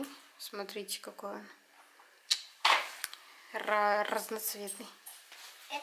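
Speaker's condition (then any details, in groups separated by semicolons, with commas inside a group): No condition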